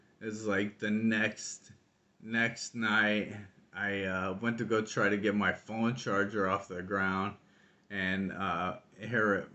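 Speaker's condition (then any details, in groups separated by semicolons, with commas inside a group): ALS; very slow voice, slowing a lot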